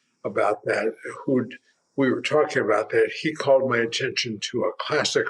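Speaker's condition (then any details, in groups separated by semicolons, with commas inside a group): Primary lateral sclerosis; tongue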